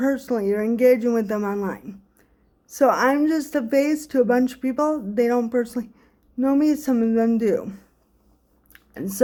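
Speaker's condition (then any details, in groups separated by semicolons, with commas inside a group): Cerebral palsy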